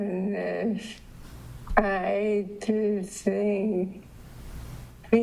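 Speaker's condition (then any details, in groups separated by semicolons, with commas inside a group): ALS; limb onset, foot drop; diagnosed about nine months after onset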